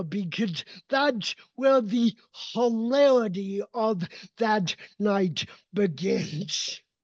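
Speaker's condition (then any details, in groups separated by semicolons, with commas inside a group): Cerebral palsy; uses walker and wheelchair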